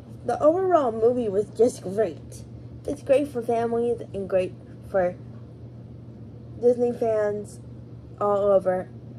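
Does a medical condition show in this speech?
Yes: cerebral palsy.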